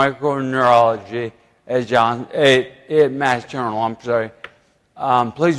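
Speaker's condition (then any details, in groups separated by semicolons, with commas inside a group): Ataxia; slurring and poor speech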